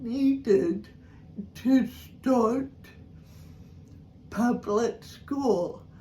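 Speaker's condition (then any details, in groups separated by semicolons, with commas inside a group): Cerebral palsy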